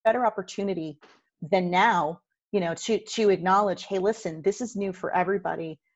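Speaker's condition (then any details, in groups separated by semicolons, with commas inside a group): No condition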